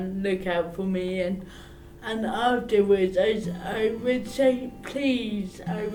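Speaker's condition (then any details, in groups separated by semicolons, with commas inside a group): Cerebral palsy; arm tremors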